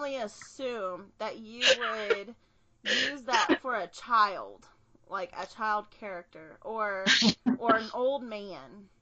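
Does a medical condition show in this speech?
No.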